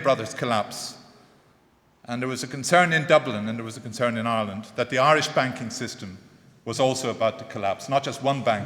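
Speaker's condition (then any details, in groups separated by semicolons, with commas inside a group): No condition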